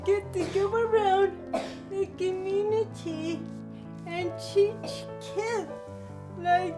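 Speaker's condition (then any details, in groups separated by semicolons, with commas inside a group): Cerebral palsy; walking affected; speech sounds different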